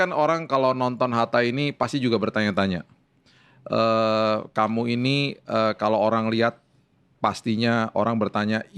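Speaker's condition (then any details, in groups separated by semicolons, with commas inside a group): No condition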